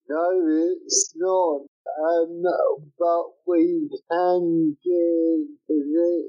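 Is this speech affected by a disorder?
Yes: cerebral palsy; from birth, caused by lack of oxygen to the brain.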